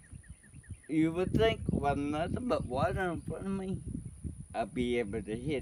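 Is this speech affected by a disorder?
Yes: cerebral palsy; affects walking, unsteady gait.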